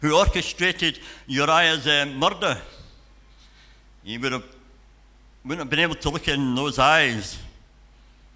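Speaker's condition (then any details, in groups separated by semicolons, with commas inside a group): Cleft palate and cleft lip; congenital cleft palate and cleft lip, frequent childhood hospital stays at dental hospital in Edinburgh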